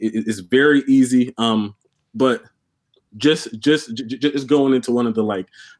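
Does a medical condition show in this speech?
Yes: stuttering; stuttered all life since childhood; here repeated sounds, repeated words.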